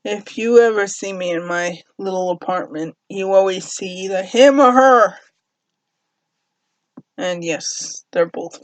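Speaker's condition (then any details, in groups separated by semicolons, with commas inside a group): Cerebral palsy; uses a cane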